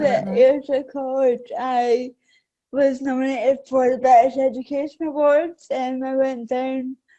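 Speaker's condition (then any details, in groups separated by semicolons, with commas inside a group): Cerebral palsy; affects balance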